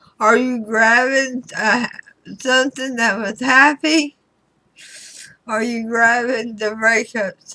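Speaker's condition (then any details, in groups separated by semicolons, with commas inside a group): Throat cancer radiation damage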